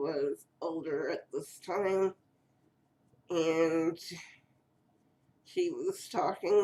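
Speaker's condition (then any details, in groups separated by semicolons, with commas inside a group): Cerebral palsy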